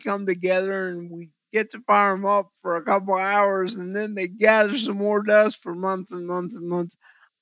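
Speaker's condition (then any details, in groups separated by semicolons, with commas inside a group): Cerebral palsy; trouble focusing with VR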